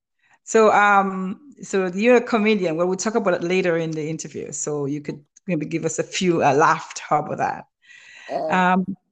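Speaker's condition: No condition

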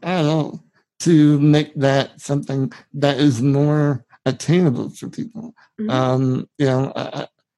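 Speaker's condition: Spinal muscular atrophy, severe; needs heavily adapted van for live poker, accessible van GoFundMe started by Veronica Brill

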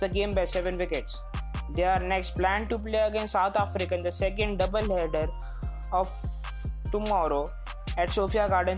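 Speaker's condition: No condition

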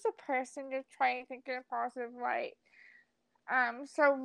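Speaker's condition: Cerebral palsy; lifelong, wheelchair user, able to stand only with someone supporting weight; uses wheelchair

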